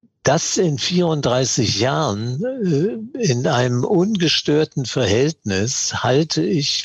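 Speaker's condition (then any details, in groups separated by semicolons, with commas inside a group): Parkinson's disease; diagnosed 2016 around age 75, years of tremor before, family doctor blamed stage fright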